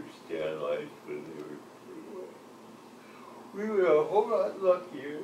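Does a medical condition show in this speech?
Yes: cerebral palsy; from birth.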